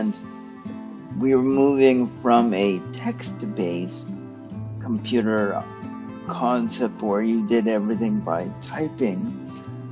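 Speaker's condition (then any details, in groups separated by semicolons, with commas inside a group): Cerebral palsy; stiff muscles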